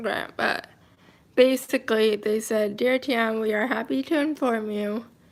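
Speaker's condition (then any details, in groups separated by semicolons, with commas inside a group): Cerebral palsy, mild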